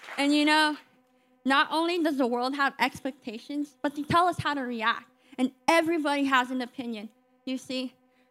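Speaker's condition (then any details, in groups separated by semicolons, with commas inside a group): Cleft lip and palate; told from young age would not communicate as properly as others, formerly lacked confidence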